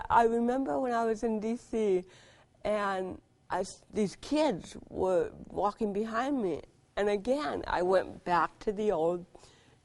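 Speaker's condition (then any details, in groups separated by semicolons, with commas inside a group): Cerebral palsy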